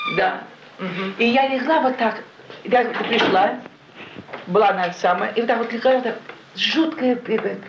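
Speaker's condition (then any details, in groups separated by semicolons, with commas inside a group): Sensory aphasia after stroke; stroke of left middle cerebral artery in April, after blood pressure rise on high blood pressure; does not understand addressed speech, alienation of word meaning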